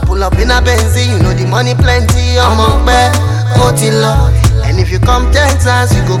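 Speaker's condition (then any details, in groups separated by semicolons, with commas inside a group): No condition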